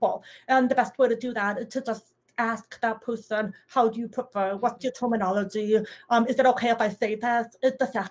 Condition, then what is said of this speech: Deafness. Treats me as less than because I have this accent and this hearing aid, I'm able to breathe a little bit more.